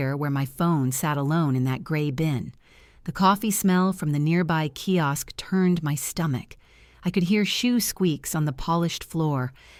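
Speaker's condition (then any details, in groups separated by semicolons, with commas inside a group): No condition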